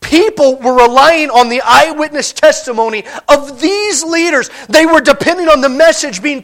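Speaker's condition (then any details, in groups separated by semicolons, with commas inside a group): No condition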